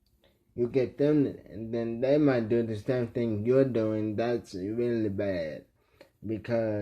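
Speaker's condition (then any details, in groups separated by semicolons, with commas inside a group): Traumatic brain injury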